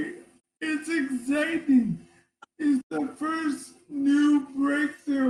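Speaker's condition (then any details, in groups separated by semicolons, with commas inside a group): ALS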